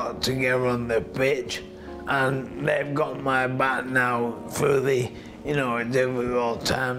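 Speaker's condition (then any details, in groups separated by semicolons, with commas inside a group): Motor neurone disease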